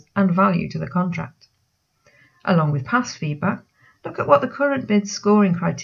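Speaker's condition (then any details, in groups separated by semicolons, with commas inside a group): No condition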